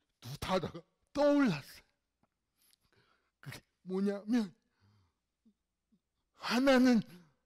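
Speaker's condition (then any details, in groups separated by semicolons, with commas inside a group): Cerebral palsy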